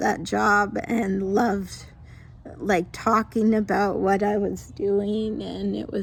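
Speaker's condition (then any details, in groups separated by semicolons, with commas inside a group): Mild cerebral palsy; mild form from birth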